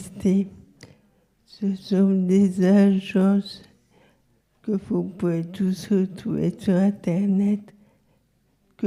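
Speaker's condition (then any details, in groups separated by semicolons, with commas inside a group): Locked-in syndrome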